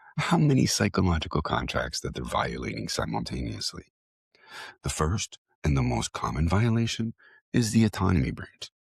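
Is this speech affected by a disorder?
No.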